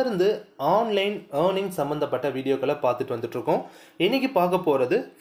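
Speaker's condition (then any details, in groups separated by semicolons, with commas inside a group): No condition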